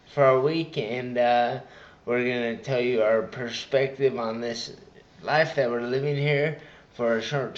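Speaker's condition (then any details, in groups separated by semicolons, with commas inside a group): Traumatic brain injury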